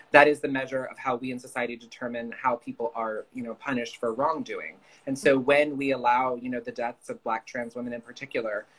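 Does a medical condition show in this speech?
No.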